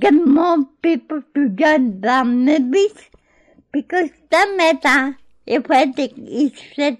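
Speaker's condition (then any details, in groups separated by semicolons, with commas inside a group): Cerebral palsy; began talking after attending Gruella school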